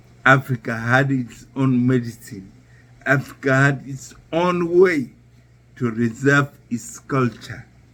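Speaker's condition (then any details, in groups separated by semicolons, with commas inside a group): Neurological disease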